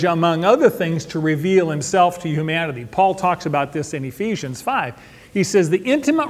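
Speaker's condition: No condition

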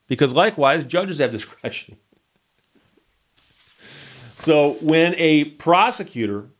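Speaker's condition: No condition

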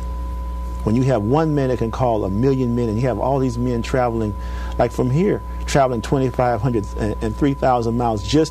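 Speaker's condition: No condition

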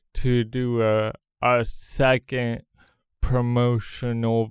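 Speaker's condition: Cerebral palsy; congenital

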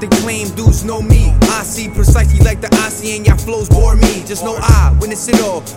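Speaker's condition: No condition

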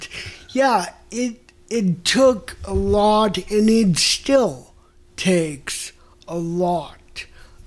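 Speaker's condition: Mild cerebral palsy; mild cerebral palsy from birth, non-progressive, mostly right side, 99 days in NICU, stiffens in cold; unconsciously spits when talking, slightly higher-pitched than typical male voice, voice reveals disorder, mistaken for drunk

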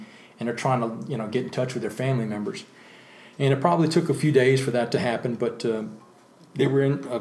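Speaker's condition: No condition

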